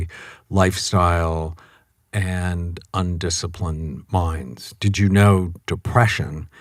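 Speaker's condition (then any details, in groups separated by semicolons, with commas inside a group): No condition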